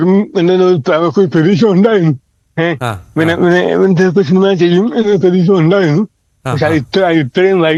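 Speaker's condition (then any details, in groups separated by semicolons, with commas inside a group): Cerebral palsy; present from birth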